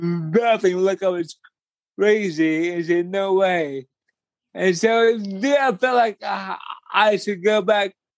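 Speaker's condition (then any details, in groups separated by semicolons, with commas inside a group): Cerebral palsy; talks slower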